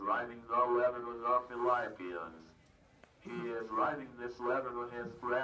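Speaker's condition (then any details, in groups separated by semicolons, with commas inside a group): Cerebral palsy, athetoid; speech hard to understand, used picture book, communication box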